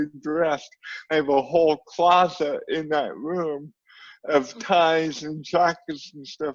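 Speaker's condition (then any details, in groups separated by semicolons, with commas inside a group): Cerebral palsy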